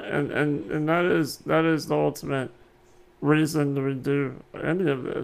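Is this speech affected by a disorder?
Yes: muscular dystrophy.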